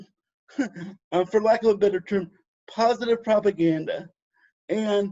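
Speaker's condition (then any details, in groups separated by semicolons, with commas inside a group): Cerebral palsy; spastic type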